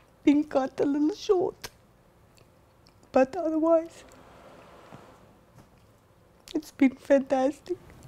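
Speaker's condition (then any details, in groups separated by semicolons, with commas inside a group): ALS; wheelchair, very weak diaphragm, breathing machine most of time; impaired breathing, swallowing expected to fail soon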